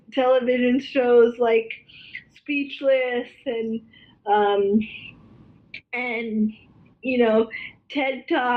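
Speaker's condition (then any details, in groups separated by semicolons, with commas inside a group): Cerebral palsy, spastic quadriplegia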